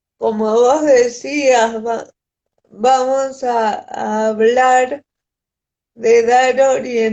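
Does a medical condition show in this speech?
Yes: cerebral palsy; respiratory arrest at birth.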